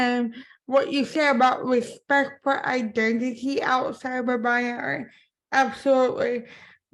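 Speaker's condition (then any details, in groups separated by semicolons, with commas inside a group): Cerebral palsy; from birth; impaired speech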